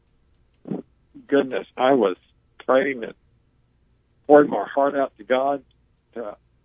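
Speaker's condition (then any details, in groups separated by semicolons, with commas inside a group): ALS; ALS diagnosed nearly 20 years ago, initially given 2 to 5 years to live; pauses along the way when speaking due to ventilator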